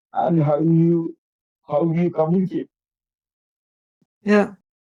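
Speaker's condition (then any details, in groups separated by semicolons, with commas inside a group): Cerebral palsy; affects coordination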